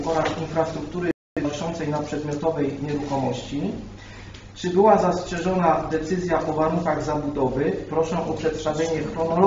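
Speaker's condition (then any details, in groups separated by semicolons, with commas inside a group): No condition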